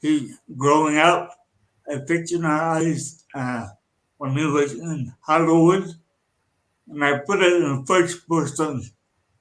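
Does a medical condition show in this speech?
Yes: cerebral palsy.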